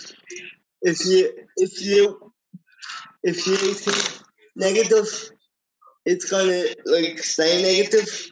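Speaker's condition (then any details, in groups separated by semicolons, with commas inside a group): Cerebral palsy; wheelchair user since childhood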